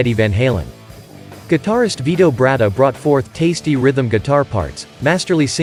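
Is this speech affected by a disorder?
No.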